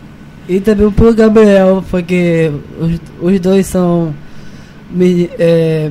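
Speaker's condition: Down syndrome; genetic, present from birth, recognized soon after birth; 18 years old, turning 19

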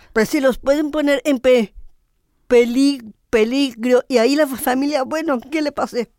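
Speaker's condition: Down syndrome; adult woman

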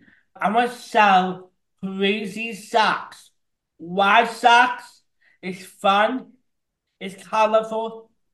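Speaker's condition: Down syndrome

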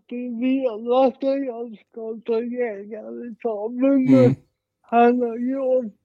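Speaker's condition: Cerebral palsy, mild

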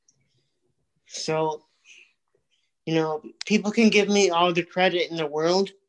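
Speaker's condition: Cerebral palsy; multiple surgeries since infancy

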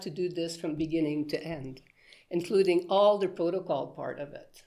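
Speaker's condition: No condition

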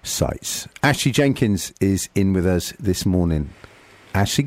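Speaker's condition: No condition

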